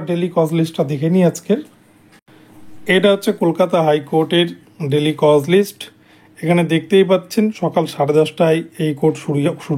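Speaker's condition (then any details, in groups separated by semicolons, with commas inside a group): No condition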